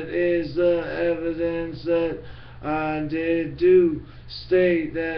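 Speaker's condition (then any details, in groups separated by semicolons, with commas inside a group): Brain injury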